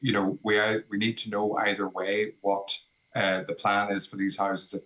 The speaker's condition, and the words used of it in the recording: No condition.